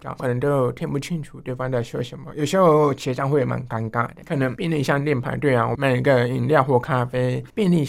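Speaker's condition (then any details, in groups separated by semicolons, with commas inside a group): Hearing loss, enlarged vestibular aqueduct; long auditory-speech training with therapist 蘇心怡 into junior high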